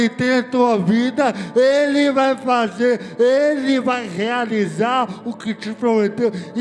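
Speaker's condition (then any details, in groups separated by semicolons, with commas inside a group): Cerebral palsy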